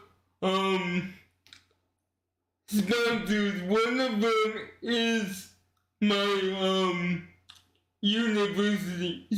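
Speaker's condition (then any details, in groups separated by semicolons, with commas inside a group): Cerebral palsy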